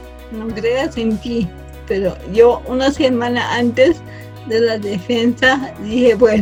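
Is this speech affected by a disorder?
Yes: cerebral palsy from birth.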